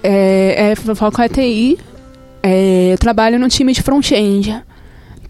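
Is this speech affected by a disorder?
Yes: deafness; oral deaf, profound loss left ear, severe loss right ear, hearing aid one side only, other side little benefit; speech therapy almost whole life, cannot make phone calls.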